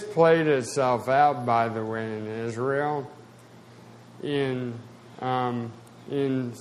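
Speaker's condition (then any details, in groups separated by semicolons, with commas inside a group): Spasticity, mild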